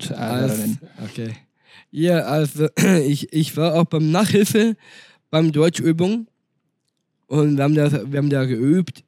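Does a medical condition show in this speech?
Yes: Down syndrome; congenital; speaks German and fluent English, had tutoring to practise speaking German.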